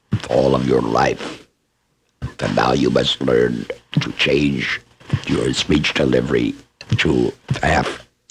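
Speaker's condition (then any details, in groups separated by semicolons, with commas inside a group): Laryngectomy, oesophageal; esophageal voice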